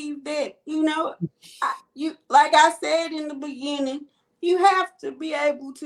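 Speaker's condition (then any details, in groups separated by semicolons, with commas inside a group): Cerebral palsy; quadriplegic type, all four limbs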